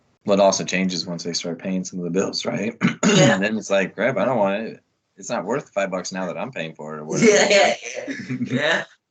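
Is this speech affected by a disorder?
No.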